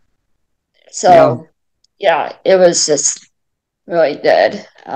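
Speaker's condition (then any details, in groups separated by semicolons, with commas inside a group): Mild cerebral palsy; mild cerebral palsy, left side, throat speech surgery; speech affected, throat surgery improved clarity, fully understandable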